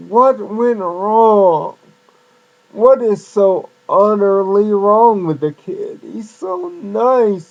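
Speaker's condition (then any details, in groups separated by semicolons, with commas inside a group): Cerebral palsy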